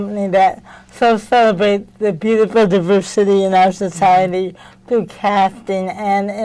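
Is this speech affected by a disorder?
Yes: cerebral palsy; mild, affects speech and gait.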